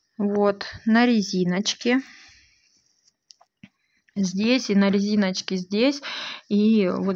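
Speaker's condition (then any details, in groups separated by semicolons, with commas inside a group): No condition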